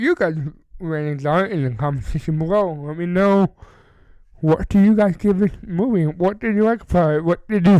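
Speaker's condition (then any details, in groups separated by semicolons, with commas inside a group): Cerebral palsy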